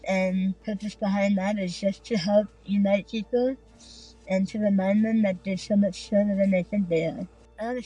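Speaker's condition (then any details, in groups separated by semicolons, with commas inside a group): Tongue removal for cancer; entire tongue removed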